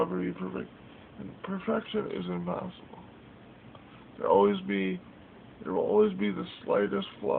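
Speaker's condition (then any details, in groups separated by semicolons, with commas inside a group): Cerebral palsy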